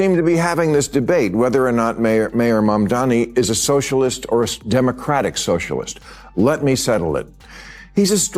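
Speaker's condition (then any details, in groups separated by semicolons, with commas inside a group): No condition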